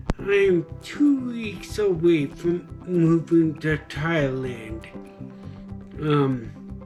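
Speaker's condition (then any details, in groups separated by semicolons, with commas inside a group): Traumatic brain injury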